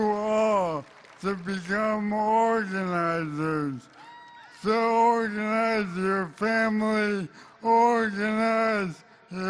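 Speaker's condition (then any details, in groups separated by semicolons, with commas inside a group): ALS; weak voice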